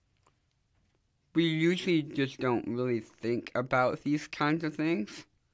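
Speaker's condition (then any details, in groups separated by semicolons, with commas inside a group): Down syndrome; able to do public speaking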